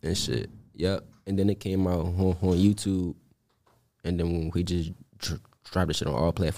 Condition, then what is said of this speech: Stuttering. But now talking to you, I'm like, okay, I can hear it a little bit.